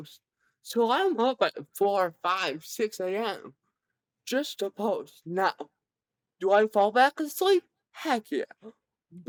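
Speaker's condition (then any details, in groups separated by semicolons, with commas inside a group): Cerebral palsy, severe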